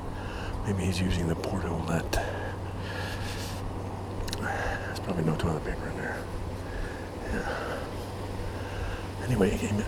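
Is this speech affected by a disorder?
No.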